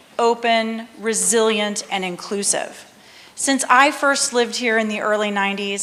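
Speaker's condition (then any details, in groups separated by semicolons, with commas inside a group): No condition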